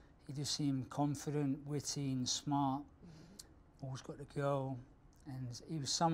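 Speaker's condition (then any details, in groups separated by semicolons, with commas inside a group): No condition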